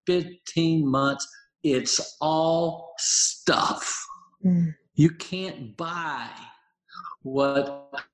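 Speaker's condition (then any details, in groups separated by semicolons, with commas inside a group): Aphasia, apraxia, dysarthria after stroke; initially mute, plans each sentence, interruption loses it, mistaken for drunk, carries aphasia card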